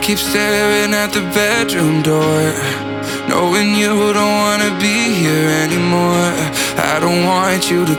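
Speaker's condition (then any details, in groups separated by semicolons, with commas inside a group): No condition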